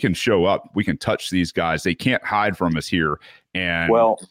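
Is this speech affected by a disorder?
No.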